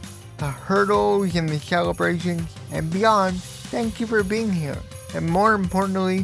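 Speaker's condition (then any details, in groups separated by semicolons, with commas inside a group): Cerebral palsy; voice sometimes sounds childlike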